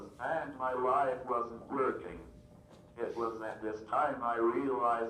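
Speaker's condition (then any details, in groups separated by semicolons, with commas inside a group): Cerebral palsy, athetoid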